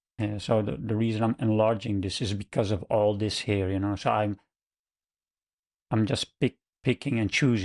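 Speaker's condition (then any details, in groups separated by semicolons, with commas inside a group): No condition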